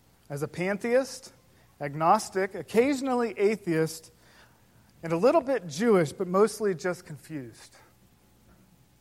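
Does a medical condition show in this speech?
No.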